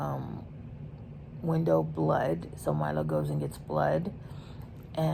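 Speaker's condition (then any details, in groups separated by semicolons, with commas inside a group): No condition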